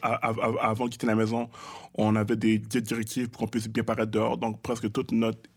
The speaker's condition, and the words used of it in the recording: Stuttering. Quand je rappais, j'avais pas de problème de bégaiement quand je parle, je bégaye.